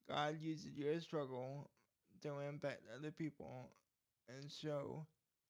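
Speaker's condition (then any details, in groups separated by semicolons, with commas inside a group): Cerebral palsy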